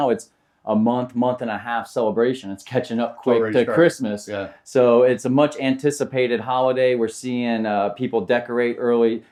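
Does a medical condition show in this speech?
No.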